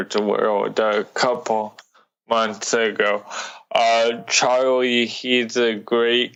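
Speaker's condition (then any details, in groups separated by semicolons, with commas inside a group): Cerebral palsy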